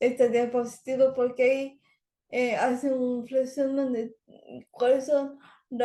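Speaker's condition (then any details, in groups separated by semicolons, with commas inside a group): Cerebral palsy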